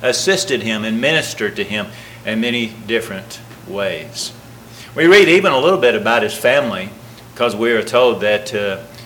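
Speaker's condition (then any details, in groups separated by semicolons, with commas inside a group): No condition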